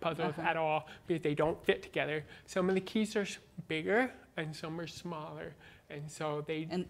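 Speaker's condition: Born deaf, cochlear implant, congenital

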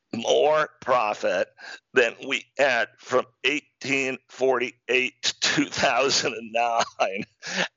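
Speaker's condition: Spasmodic dysphonia; mild difficulty still audible

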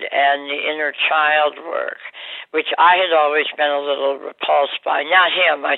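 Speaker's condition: Oral cancer surgery, jaw removal; oral cancer under tongue

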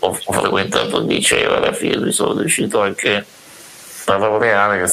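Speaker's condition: Duchenne muscular dystrophy; genetic Duchenne muscular dystrophy, diagnosed around age six and a half; uses breathing ventilator, also during daytime; ventilator enables speaking and more autonomous breathing

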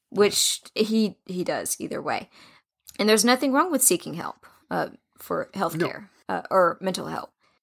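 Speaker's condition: No condition

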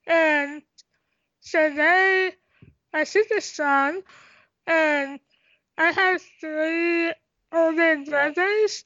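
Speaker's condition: Tracheostomy; congenital cystic hygroma of head and neck

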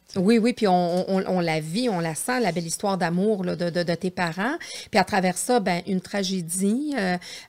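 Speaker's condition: No condition

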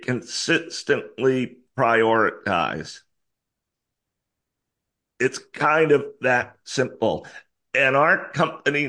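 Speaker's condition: Spasmodic dysphonia; learned to talk less

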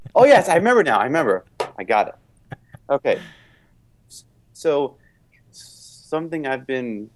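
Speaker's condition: Stuttering; trying to stutter openly without secondaries, not yet able to keep it up at home; usually uses secondaries to boost phone fluency, big stutter on shuttle reservation call; repeated sounds

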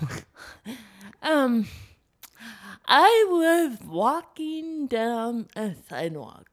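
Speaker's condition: Cerebral palsy; cerebral palsy from 28 minutes without breathing at birth, brain oxygen loss, involuntary movements, permanent, thinking unaffected; cerebral palsy affects speech, voice sounds different, speaking is hard

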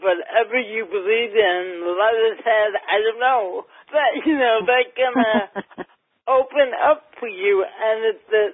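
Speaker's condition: Cerebral palsy, mild; mildly affects speech

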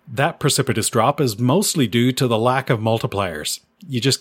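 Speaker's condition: No condition

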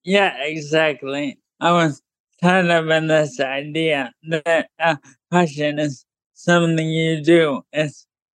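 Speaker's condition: ALS; ALS diagnosed about 9 months ago, motor neurons dying, muscles failing, total paralysis expected; progressed, hard to move arms and fingers, forced to retire at 29 by physical limitations; hard to talk clearly

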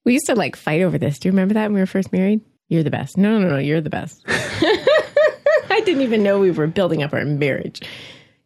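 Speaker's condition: No condition

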